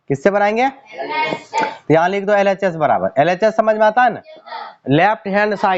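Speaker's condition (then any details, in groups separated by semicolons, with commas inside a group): No condition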